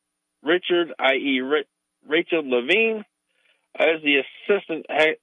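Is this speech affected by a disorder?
No.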